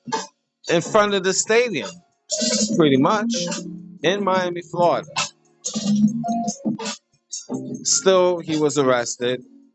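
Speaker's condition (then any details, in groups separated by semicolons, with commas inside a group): No condition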